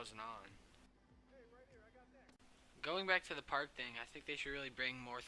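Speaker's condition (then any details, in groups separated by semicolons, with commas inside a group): No condition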